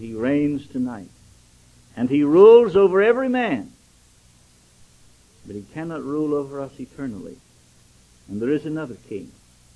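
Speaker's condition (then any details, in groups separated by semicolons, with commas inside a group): No condition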